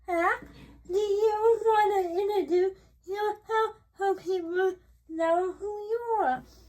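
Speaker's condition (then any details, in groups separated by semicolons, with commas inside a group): Cerebral palsy, spastic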